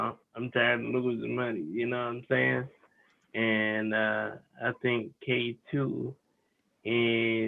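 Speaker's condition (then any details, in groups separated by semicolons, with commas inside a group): Cerebral palsy; wheelchair user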